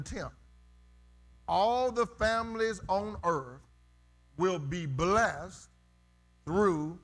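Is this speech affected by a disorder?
No.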